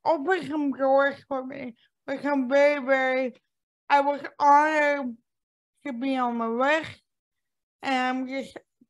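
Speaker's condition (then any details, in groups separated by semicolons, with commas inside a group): Cerebral palsy; impaired speech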